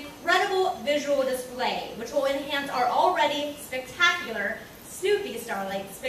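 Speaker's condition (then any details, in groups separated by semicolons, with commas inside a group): No condition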